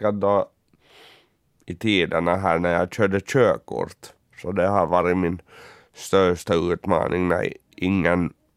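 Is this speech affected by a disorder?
Yes: cerebral palsy; congenital, born two months premature at 1.69 kg, underdeveloped lungs, electric wheelchair user, cannot run, childhood habilitation courses at Folkhälsan.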